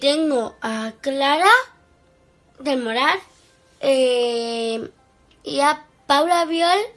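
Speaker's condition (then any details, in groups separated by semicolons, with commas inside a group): Down syndrome; present from birth; school-age child; hesitant, frequent fillers, some word substitutions and repetitions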